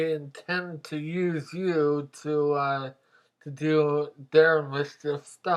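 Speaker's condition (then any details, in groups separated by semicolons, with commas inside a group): Mobius syndrome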